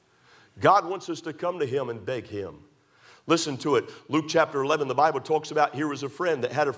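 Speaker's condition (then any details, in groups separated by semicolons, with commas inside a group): No condition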